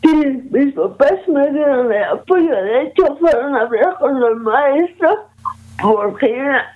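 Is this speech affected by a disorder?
Yes: cerebral palsy; premature, negligent right knee tumor surgery cut tendons, only crawled at 18 months, diagnosed age 18-19; walks slowly, no wheelchair, difficulty moving and handling objects, types on standard computer with fingers; some difficulty speaking, still able to speak.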